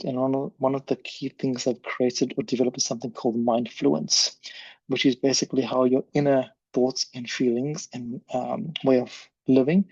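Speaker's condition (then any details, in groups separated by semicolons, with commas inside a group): No condition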